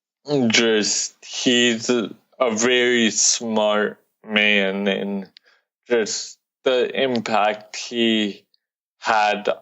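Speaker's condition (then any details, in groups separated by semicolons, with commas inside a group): Cerebral palsy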